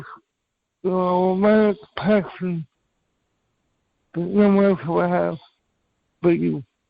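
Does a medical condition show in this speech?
Yes: cerebral palsy; from birth.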